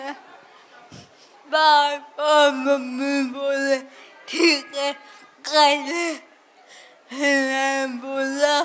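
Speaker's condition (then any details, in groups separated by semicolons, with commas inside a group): Cerebral palsy; speech not clear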